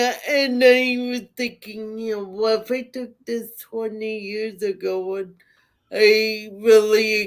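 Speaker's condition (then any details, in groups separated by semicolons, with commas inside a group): Cerebral palsy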